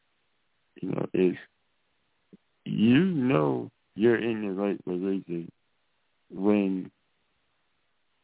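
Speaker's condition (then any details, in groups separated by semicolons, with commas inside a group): Muscular dystrophy; progressive muscle weakness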